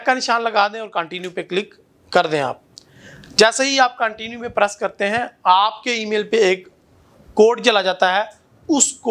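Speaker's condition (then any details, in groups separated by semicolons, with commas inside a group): No condition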